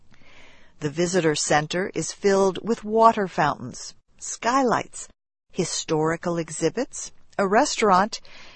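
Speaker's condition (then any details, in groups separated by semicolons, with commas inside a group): No condition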